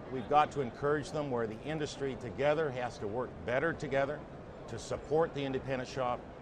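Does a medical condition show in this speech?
No.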